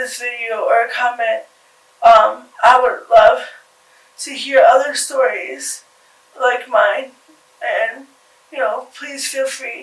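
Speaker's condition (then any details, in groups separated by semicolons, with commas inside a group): Cerebral palsy; from birth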